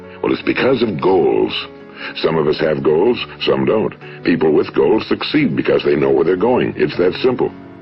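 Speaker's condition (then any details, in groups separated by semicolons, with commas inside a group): No condition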